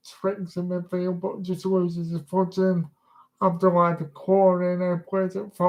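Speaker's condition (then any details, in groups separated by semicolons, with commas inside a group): Cerebral palsy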